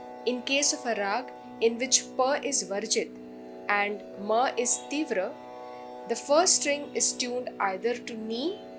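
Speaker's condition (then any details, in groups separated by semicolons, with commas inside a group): No condition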